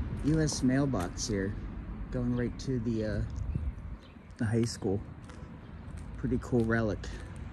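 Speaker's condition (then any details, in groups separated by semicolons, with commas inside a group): No condition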